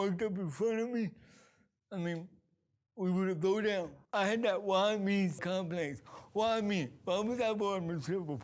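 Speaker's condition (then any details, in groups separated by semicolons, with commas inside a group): Cerebral palsy; present since birth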